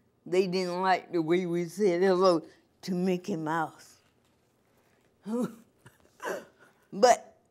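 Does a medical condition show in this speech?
Yes: cerebral palsy; from birth.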